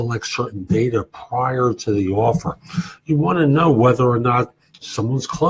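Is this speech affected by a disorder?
No.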